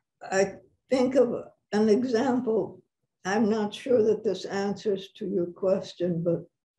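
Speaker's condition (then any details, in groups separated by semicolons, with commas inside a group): Parkinson's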